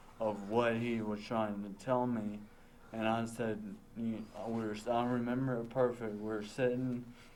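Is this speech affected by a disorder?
Yes: traumatic brain injury; now talking.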